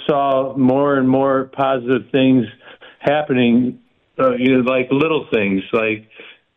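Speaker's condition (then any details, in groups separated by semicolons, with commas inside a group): Parkinson's; stays active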